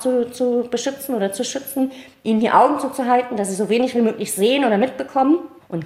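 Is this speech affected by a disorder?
Yes: cleft palate, mild; small speech impediment, audible to listeners.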